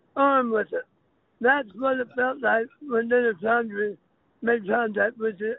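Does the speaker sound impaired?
Yes: throat cancer; throat cancer survivor, voice box kept, no hole in throat, lasting impact on throat and speech; speech impediment, may be hard to understand, sometimes chokes up while speaking; sounds like a very unique accent.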